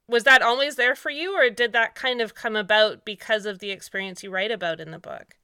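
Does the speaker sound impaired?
No.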